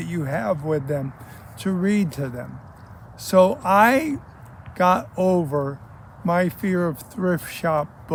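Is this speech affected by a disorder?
Yes: ALS.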